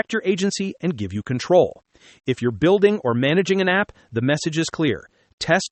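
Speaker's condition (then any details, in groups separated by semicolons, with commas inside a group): No condition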